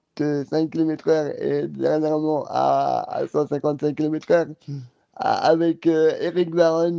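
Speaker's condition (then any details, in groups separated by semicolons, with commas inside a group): Cerebral palsy; cerebral palsy causing quadriplegia since birth; round-the-clock personal assistants, sophrology, pool and osteopathy sessions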